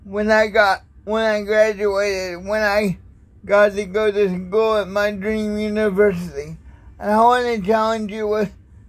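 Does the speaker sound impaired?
Yes: cerebral palsy.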